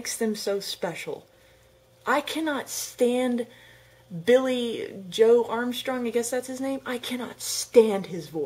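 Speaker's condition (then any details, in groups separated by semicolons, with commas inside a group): No condition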